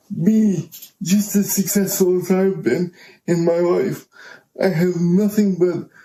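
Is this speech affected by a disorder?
Yes: cerebral palsy; power wheelchair user.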